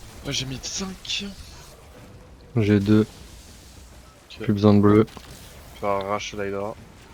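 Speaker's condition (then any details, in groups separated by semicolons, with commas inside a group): No condition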